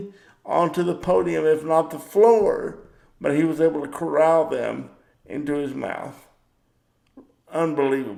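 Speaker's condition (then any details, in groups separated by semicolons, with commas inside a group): Cerebral palsy; power wheelchair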